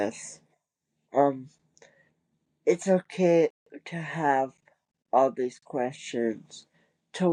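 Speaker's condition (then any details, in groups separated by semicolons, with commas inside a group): Cerebral palsy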